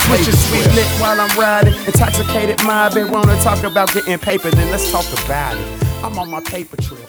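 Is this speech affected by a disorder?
No.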